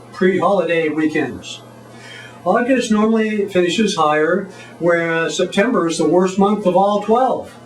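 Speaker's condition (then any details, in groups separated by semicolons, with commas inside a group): No condition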